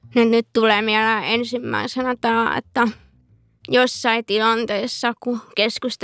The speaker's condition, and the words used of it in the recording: Deafness. Mä oon suomenkielinen, eli mä puhun suomea